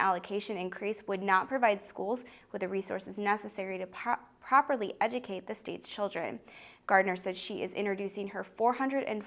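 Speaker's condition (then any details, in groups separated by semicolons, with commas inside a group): No condition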